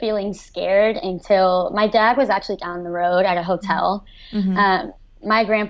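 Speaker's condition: Cleft lip and palate, severe

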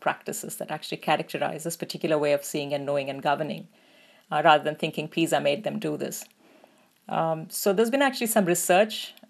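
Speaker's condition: No condition

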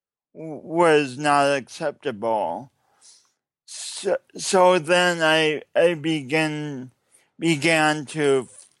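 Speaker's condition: Cerebral palsy; substantial coordination difficulties since childhood

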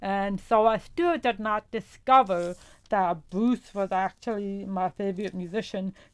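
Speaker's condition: Profound deafness; no vibration felt

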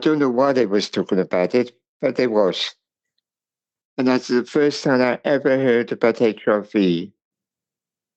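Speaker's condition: Cerebral palsy; speech impairment

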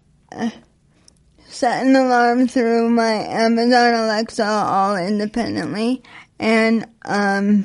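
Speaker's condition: Spastic quadriplegic cerebral palsy, severe; tightness audible in voice, attributed to excitement, able to talk unlike many with severe CP

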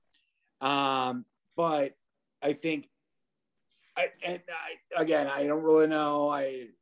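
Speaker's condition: Aphasia; aphasia caused by motorcycle wreck

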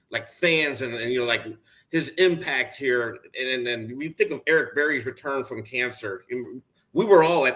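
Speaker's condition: No condition

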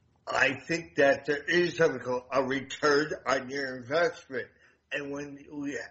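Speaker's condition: Damaged voice box; at least 25 years ago

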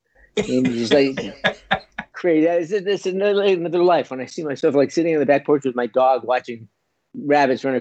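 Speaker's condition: Parkinson's disease; broken arm

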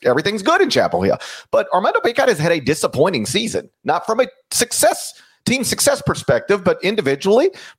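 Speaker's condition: No condition

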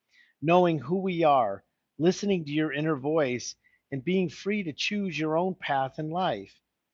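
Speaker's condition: No condition

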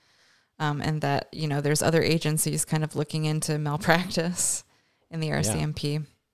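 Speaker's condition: No condition

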